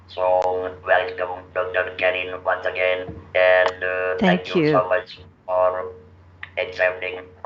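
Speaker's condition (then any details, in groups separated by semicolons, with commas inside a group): Laryngectomy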